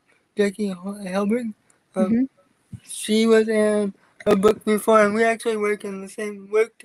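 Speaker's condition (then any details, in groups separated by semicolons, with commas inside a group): Cerebral palsy; from birth, wheelchair user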